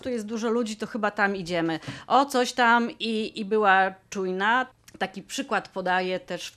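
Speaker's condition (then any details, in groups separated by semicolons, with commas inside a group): No condition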